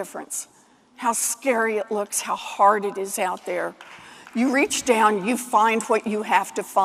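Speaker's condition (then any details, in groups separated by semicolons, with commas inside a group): No condition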